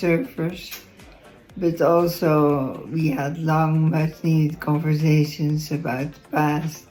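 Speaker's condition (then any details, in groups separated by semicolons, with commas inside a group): Multiple system atrophy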